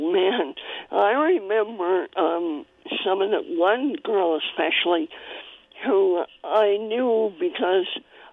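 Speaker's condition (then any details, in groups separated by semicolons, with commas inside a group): Cleft palate; congenital cleft palate, spoon feeding needed as young child; spoon feeding needed at one point in early childhood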